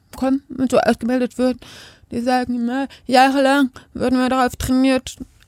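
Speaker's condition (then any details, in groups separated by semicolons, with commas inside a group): Deafness; lip-reads hosts without interpreter, cannot hear podcast, wears Zupack bass backpack at home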